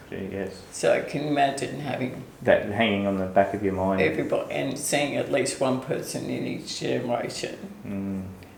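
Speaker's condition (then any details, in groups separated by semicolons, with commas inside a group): ALS/MND; onset foot drop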